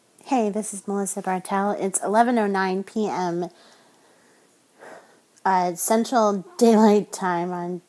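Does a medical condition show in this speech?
No.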